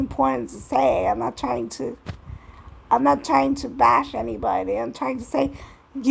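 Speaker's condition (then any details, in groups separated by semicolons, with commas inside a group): Cerebral palsy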